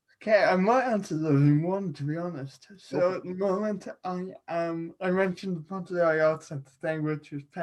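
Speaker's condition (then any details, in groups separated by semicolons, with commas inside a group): Cerebral palsy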